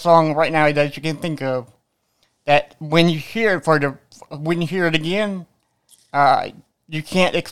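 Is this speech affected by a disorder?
Yes: cerebral palsy.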